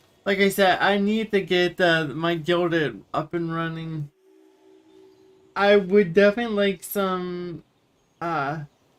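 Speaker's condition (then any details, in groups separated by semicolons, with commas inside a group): Cerebral palsy; wheelchair user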